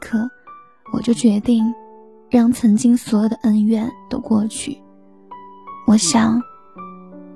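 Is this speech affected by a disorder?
No.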